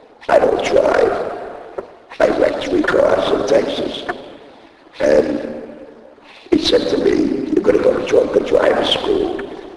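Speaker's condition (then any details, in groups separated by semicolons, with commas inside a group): Laryngectomy; voice box removed by operation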